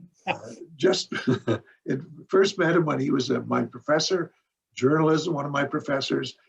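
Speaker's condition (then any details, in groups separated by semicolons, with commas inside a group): No condition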